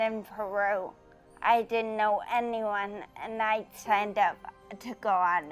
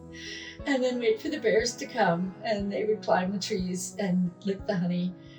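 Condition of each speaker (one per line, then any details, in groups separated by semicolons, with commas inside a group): Brain injury; climbing accident, spine injuries, lung bleeding, leg fractures
No condition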